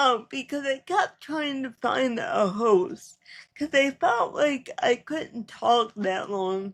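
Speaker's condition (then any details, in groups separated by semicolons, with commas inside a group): Cerebral palsy; spastic, ataxic features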